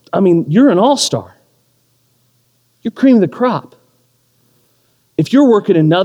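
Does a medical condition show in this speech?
No.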